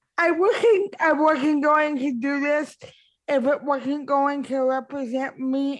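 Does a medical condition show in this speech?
Yes: cerebral palsy; impaired speech.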